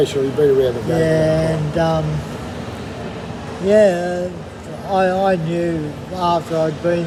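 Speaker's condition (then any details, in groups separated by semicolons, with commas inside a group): MND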